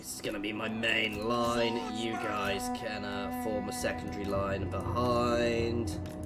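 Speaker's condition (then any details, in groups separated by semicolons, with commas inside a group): No condition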